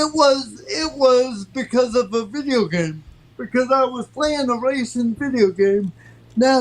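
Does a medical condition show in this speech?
Yes: cerebral palsy; from birth.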